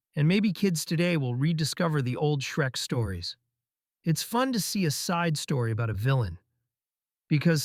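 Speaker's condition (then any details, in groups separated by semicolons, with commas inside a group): No condition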